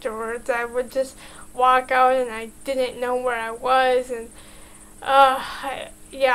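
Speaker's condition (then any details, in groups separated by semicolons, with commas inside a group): Cerebral palsy; limp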